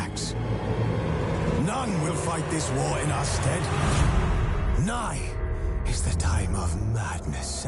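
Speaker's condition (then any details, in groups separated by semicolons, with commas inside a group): No condition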